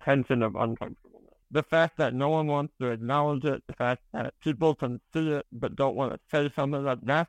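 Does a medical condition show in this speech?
Yes: spinal muscular atrophy.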